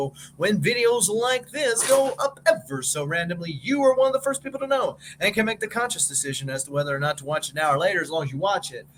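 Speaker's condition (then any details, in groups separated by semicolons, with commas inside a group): No condition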